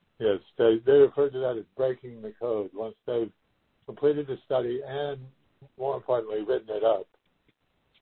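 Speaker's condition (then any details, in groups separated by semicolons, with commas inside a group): Parkinson's disease; no sleep issues from Parkinson's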